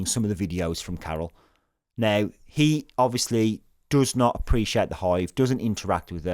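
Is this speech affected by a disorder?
No.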